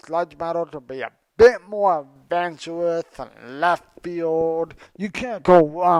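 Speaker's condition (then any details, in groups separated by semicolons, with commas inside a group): Cerebral palsy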